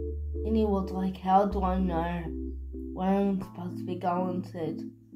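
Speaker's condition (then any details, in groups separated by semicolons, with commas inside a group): Cerebral palsy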